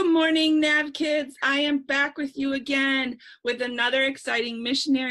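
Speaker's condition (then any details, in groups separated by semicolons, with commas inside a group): No condition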